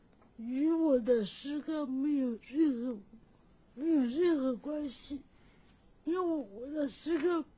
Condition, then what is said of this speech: Cerebral palsy. 他听不清楚一个脑瘫人口齿不清的表白。